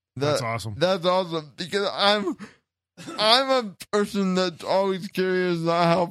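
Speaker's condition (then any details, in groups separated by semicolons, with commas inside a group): Cerebral palsy; chair lifted onto stage by four men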